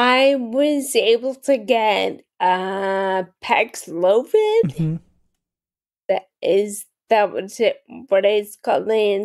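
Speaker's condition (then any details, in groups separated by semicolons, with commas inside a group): Friedreich's ataxia, mild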